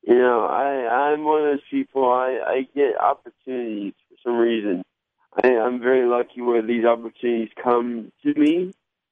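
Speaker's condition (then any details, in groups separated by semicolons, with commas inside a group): Cerebral palsy; mild slur, varies by day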